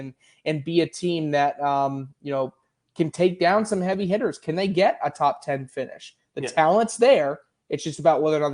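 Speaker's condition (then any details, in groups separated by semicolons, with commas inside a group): No condition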